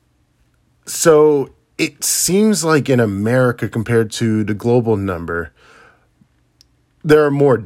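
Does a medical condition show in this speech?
No.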